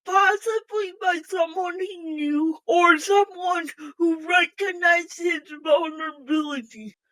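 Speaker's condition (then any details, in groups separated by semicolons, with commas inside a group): Physical speech impairment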